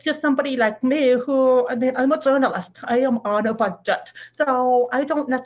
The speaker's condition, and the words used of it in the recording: Deafness. I don't use sign language. I'm able to talk, and I happen to have a doctorate.